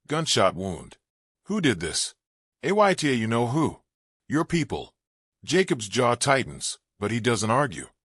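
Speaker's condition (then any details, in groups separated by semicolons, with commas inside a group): No condition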